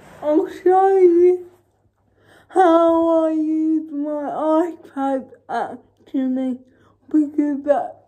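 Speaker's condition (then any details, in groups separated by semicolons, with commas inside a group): Cerebral palsy; uses feeding aid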